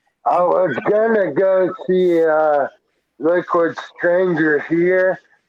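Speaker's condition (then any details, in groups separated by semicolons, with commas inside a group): Traumatic brain injury; hit by car as pedestrian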